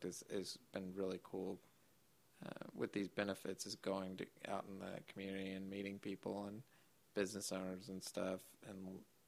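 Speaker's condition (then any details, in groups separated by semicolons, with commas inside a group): Duchenne muscular dystrophy; terminal, progressive muscle disease, smuggled steroids in sixth grade, physical therapy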